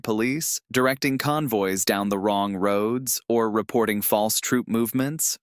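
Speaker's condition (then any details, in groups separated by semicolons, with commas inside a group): No condition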